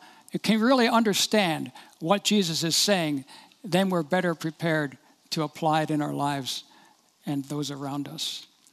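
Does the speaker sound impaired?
No.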